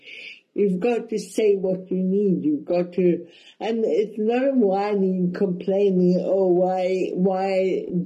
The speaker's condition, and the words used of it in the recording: Cerebral palsy. I have cerebral palsy, which is pretty mild. It affects my speech a bit, my balance a little bit, and my hand control.